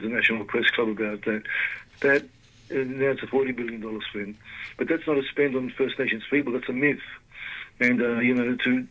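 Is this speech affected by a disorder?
Yes: Parkinson's disease; limited capacity, can't do much more.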